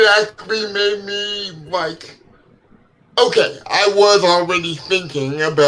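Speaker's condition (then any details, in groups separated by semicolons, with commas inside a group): Cerebral palsy; legs affected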